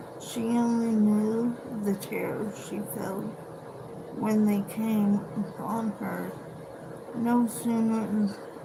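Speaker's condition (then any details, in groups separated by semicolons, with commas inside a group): Cerebral palsy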